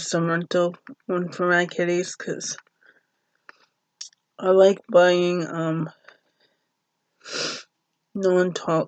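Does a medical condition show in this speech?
Yes: cerebral palsy; uses a cane.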